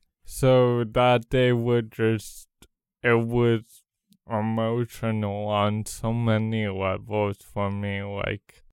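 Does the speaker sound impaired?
Yes: cerebral palsy; congenital.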